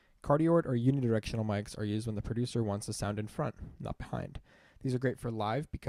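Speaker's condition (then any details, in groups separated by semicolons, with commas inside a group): No condition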